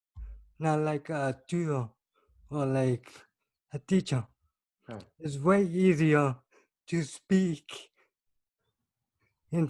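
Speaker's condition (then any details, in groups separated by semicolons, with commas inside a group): Cerebral palsy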